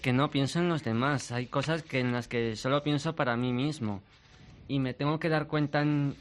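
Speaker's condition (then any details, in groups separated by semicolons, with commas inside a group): No condition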